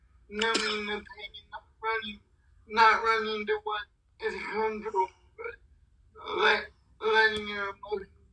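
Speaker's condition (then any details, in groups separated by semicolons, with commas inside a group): Cerebral palsy; physically challenged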